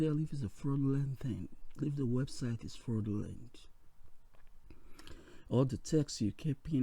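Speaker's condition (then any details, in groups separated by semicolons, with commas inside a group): No condition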